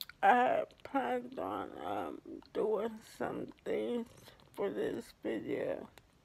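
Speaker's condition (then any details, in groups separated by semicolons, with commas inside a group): ALS; affects hands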